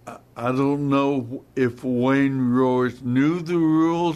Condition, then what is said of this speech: Stroke. My voice, I noticed right now, it's a little little stressed tonight.